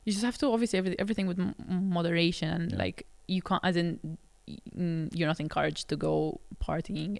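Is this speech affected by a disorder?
Yes: stammer; onset age 3, psychological per speaker, speech therapy in childhood and from 15, Joseph Ajus public speaking course; largely overcome in English, still more obvious in Italian after 3 years speaking it; used to be slower, getting stuck, worse when nervous, insecure or listener impatient; here repeated sounds.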